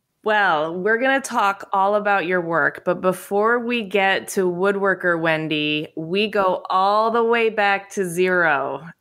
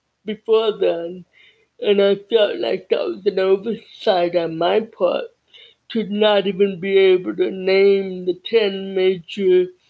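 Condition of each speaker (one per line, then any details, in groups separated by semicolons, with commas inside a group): No condition
Cerebral palsy; from birth, deaf in both ears; childhood speech therapy, lip reading training to improve speech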